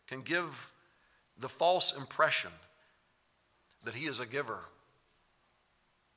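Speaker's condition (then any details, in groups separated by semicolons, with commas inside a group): No condition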